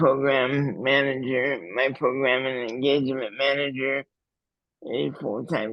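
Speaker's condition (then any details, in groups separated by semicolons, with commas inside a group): Cerebral palsy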